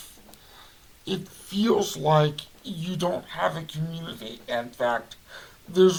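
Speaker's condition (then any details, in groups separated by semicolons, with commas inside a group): Cerebral palsy; voice affected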